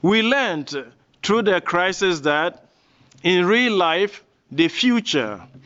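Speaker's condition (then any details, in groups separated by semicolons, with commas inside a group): No condition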